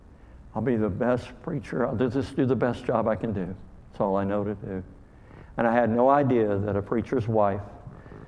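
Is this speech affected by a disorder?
Yes: cleft lip and palate; called hair lip.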